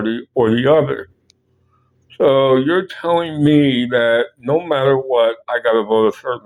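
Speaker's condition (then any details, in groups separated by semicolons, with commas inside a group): Parkinson's; speech impediment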